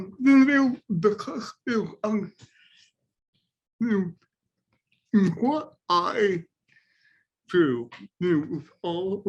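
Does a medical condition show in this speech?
Yes: vocal dystonia.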